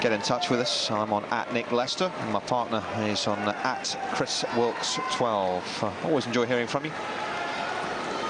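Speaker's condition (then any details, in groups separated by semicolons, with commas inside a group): No condition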